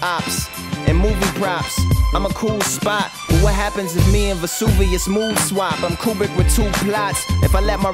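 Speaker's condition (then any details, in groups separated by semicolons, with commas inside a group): No condition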